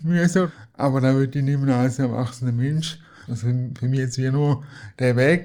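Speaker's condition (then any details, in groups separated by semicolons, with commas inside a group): Cerebral palsy; cerebral palsy since birth, physical not cognitive, wheelchair user, moved on knees as child; needs daily help, personal assistance via IV assistance contribution for almost 10 years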